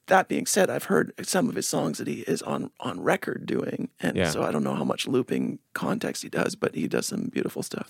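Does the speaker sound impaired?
Yes: spasmodic dysphonia; linked to singing training.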